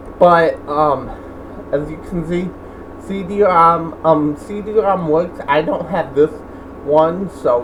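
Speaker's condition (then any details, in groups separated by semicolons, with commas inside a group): Cerebral palsy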